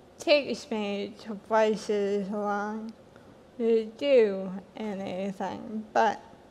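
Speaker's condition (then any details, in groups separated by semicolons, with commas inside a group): Hereditary spastic paraplegia; motor neuron disease variant; symptoms since 2004, uses neuroswitch technology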